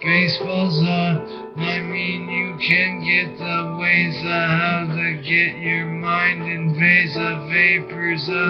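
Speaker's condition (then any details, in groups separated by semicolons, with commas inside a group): Brain injury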